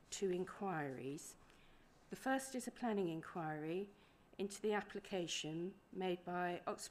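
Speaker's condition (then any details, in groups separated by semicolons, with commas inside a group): No condition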